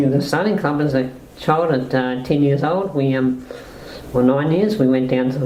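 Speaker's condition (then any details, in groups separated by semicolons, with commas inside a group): Motor neuron disease-like muscle disease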